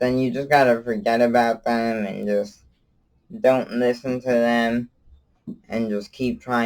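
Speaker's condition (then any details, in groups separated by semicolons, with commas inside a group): Cerebral palsy; from birth, wheelchair user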